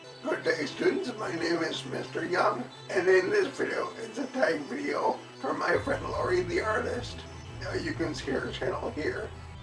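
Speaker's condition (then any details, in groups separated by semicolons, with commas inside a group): Cerebellar ataxia from brain tumour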